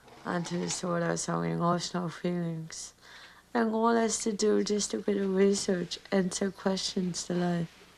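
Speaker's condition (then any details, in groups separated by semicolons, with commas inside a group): Cerebral palsy; mild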